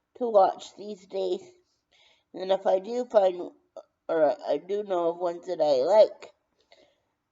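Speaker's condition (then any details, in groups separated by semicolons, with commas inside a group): Brain injury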